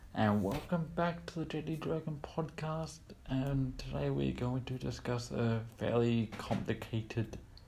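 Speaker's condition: Cerebral palsy; cerebral palsy since birth

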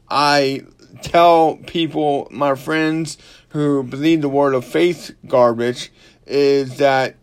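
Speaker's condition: Cerebral palsy; slurred speech

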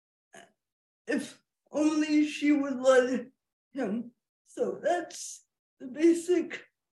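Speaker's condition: Cerebral palsy, quadriplegia; nurse helps

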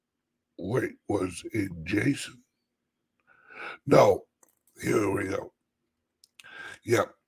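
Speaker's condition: Chronic voice problem; stiff voice box

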